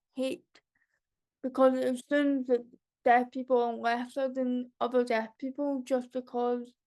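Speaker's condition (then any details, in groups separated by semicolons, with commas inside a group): Cerebral palsy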